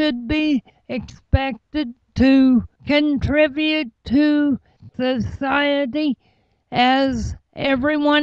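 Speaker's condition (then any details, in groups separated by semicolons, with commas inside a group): Cerebral palsy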